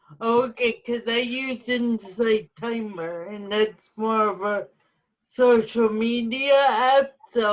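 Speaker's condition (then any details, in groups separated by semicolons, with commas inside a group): Cerebral palsy; stress affects whole body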